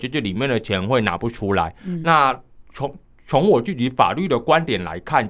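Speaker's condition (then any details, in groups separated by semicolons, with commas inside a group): Hearing impairment, high-frequency hearing loss, mild; high pitches barely heard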